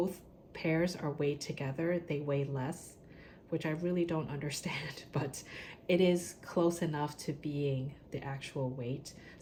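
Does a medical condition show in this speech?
No.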